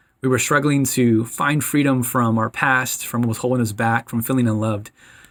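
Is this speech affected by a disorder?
No.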